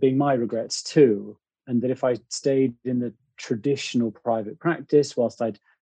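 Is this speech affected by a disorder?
No.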